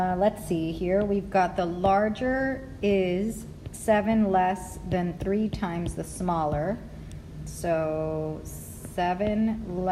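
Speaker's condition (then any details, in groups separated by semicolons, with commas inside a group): No condition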